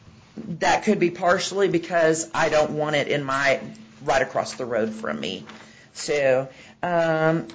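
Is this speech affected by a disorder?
No.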